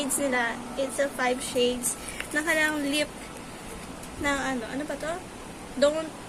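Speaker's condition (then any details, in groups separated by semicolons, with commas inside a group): No condition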